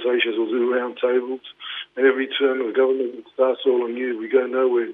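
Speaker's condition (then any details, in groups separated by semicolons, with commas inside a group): Parkinson's; diagnosed 2019, led to retirement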